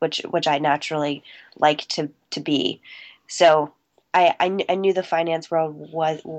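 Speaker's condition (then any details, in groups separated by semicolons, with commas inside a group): Stuttering; covert since childhood, immediate onset soon after starting to talk, school therapy from kindergarten, private therapist; formerly word switching and avoiding, held back stutters, pushed words out, appeared out of breath; repeated sounds, repeated words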